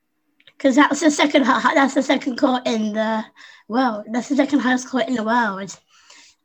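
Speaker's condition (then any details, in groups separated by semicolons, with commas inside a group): Down syndrome; congenital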